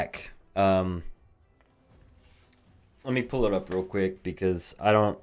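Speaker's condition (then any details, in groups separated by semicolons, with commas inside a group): No condition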